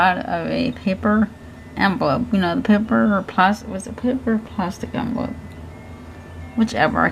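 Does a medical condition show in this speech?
Yes: cerebral palsy; hands affected, shaking.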